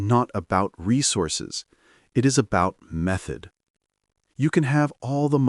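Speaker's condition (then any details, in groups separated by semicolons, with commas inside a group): No condition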